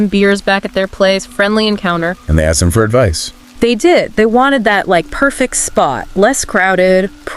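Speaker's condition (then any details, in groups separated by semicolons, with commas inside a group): No condition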